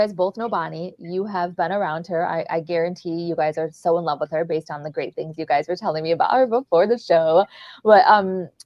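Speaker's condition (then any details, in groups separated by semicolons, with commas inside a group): No condition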